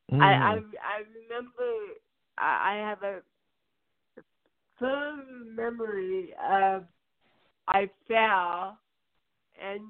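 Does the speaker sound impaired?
Yes: cerebral palsy; birth onset.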